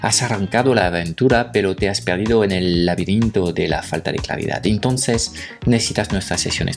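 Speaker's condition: No condition

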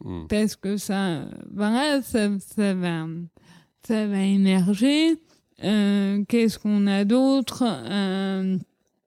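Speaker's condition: Cerebral palsy; psychomotor and physiotherapy

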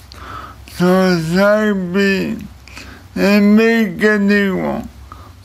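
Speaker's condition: ALS (Charcot disease); diagnosed a little over two years ago; muscles atrophying, lungs no longer working, travel difficult, cognition intact; speech deformed, may sound idiotic, content clear in own mind

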